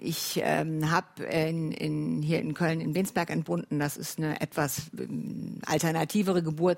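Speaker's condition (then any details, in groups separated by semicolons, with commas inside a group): No condition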